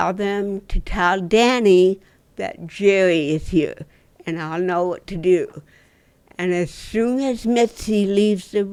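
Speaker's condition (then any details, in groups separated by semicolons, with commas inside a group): Dystonia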